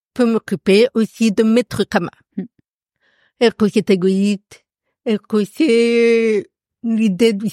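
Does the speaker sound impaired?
Yes: profound congenital deafness; accent from deafness, could not speak in early childhood.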